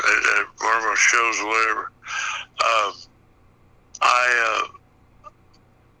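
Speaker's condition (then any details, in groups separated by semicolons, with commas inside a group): Parkinson's; brain surgery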